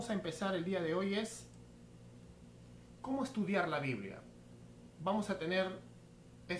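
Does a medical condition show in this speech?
No.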